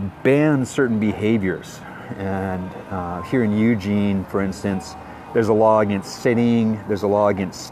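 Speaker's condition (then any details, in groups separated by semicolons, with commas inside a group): No condition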